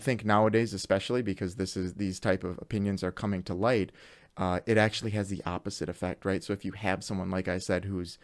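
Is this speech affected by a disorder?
No.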